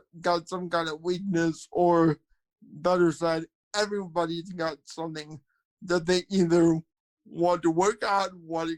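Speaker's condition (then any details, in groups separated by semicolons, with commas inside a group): Cerebral palsy, spastic quadriplegia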